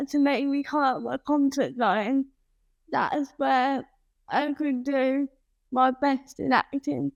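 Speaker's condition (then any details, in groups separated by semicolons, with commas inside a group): Cerebral palsy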